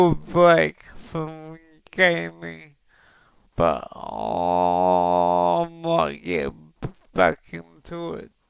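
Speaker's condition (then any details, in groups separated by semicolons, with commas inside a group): Cerebral palsy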